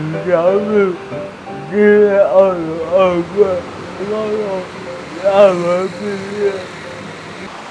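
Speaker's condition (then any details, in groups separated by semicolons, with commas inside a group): Cerebral palsy; electric wheelchair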